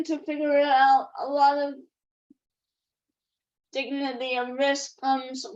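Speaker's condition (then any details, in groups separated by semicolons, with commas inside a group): Cerebral palsy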